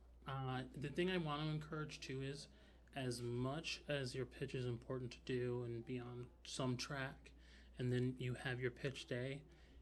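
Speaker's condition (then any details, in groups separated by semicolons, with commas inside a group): No condition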